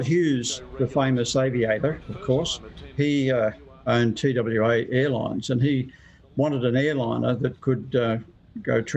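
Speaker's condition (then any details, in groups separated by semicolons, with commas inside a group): No condition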